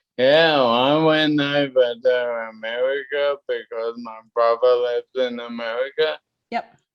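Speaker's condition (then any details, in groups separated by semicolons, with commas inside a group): Cerebellar ataxia; speech affected, hard to understand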